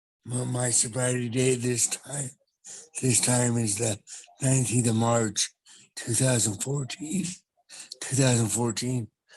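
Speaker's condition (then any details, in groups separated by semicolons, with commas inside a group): Traumatic brain injury; car crash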